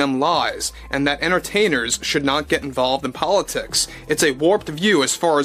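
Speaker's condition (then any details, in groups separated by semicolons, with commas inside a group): No condition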